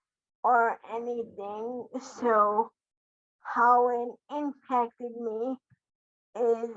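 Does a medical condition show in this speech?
Yes: cerebral palsy quadriplegia; quadriplegic form, most severe type.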